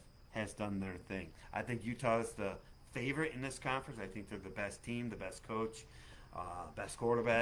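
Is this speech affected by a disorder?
No.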